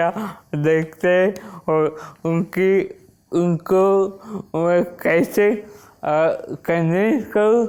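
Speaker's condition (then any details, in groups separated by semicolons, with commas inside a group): Wilson's disease; onset at age 16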